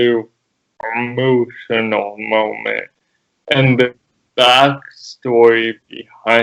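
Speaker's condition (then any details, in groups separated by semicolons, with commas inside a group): Cerebral palsy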